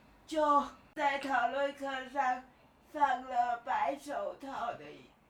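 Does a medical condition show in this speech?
Yes: cerebral palsy; rest of body not mobile.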